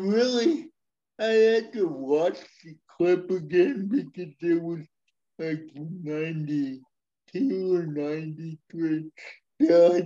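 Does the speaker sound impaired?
Yes: speech impairment; speech not perfect.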